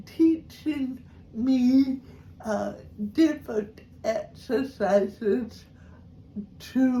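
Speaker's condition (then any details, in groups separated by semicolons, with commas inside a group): Cerebral palsy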